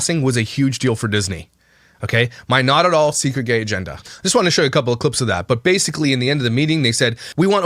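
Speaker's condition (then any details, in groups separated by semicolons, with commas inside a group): No condition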